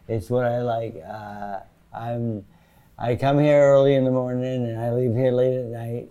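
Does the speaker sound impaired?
Yes: Parkinson's disease; sometimes.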